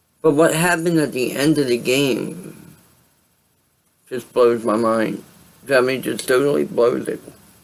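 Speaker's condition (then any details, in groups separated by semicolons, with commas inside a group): Cerebral palsy; voice sound affected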